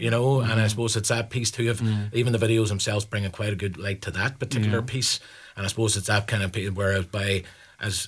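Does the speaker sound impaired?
No.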